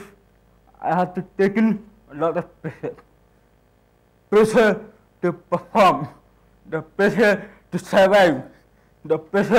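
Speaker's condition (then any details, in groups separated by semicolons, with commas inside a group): Cerebral palsy; hinders speech, sounds childlike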